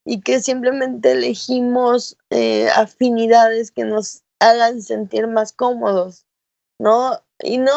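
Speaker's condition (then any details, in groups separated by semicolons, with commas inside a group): Cerebral palsy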